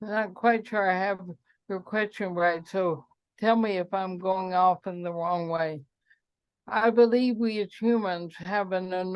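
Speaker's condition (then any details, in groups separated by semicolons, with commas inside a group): ALS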